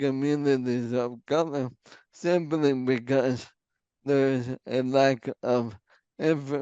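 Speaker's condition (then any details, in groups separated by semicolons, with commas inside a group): ALS; onset left hand weakness, then right hand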